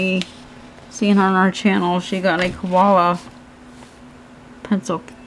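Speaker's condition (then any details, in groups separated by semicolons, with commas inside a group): Cerebral palsy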